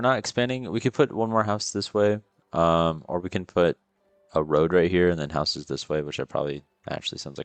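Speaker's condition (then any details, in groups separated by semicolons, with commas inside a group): No condition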